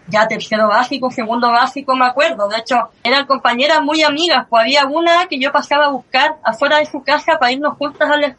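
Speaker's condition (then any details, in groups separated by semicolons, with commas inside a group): Cleft lip and palate; since early childhood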